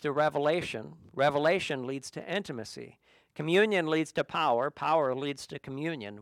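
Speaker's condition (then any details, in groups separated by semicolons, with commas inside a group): No condition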